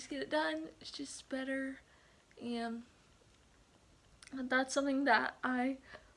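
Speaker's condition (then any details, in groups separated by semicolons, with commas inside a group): Cerebral palsy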